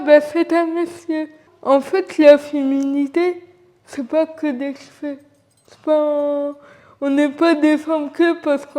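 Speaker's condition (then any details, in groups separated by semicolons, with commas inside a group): Cerebral palsy; from birth, uses wheelchair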